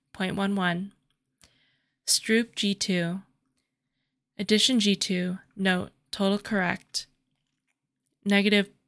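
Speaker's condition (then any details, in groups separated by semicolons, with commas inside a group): No condition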